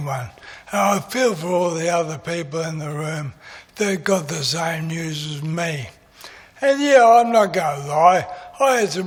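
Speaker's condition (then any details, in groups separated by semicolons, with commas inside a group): MND; voice is going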